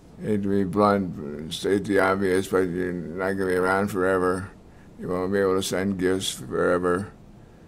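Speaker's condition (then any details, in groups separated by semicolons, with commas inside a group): Multiple sclerosis; diagnosed decades ago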